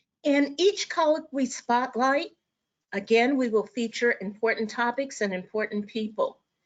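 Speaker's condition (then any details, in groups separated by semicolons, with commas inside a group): No condition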